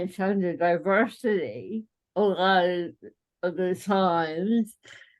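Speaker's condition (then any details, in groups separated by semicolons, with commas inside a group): Cerebral palsy; speech and movement visibly affected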